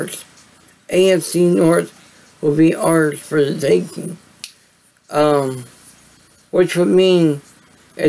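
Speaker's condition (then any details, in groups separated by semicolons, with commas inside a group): Cerebral palsy; voice sound affected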